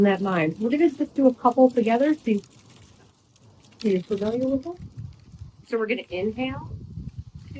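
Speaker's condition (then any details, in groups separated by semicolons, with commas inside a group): No condition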